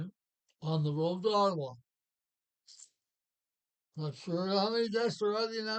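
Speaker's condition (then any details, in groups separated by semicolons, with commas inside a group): Parkinson's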